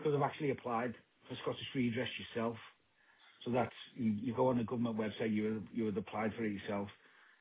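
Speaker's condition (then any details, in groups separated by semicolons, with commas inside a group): No condition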